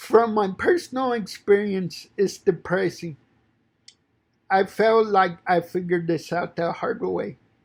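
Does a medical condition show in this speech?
Yes: cerebral palsy; fine motor impairment.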